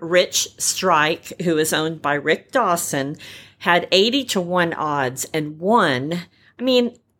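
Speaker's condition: Repaired cleft palate, cleft palate without cleft lip; uses voice for radio hosting, singing and public speaking

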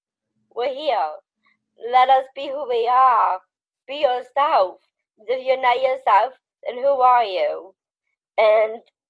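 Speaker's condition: Down syndrome

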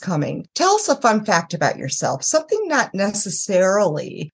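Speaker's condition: No condition

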